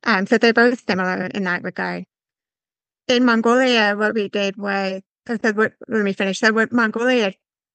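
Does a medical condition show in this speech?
Yes: severe to profound hearing loss; congenital, diagnosed in England, hearing aids from 11 months, cochlear implant one side; cochlear implant on one side about 10 years ago, earlier body, analog, digital hearing aids; learned to listen and speak through early intervention in England.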